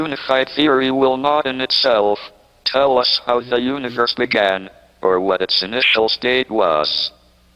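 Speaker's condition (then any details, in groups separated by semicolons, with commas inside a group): ALS, speech-generating device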